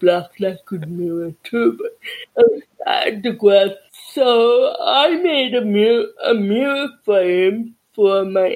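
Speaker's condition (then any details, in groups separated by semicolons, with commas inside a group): Deafness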